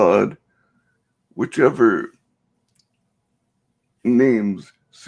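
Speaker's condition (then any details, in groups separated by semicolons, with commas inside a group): Cerebral palsy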